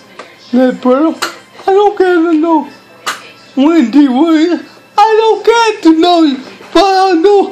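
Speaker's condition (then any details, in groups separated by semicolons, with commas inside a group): Cerebral palsy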